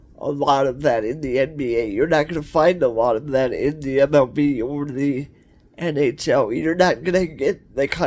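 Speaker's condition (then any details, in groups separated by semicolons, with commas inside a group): Cerebral palsy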